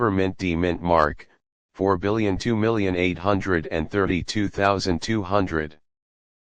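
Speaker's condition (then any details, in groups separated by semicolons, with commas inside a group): No condition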